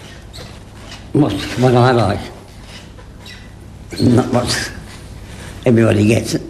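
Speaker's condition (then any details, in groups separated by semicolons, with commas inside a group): Parkinson's disease; young onset, diagnosed at age 30, no cure, on treatments, not well enough to live alone, nursing home 15 years; movement challenges, shaking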